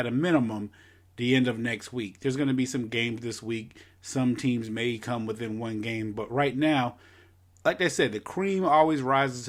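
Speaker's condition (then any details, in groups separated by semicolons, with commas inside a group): No condition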